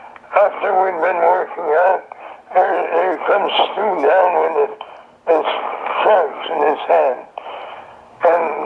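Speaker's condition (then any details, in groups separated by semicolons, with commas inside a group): Throat cancer; survivor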